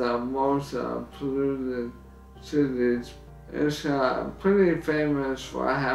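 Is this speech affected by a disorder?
Yes: ALS; onset in finger, slightly bent.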